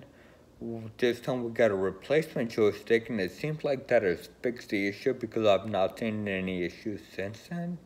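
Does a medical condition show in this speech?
Yes: Friedreich's ataxia; uses wheelchair.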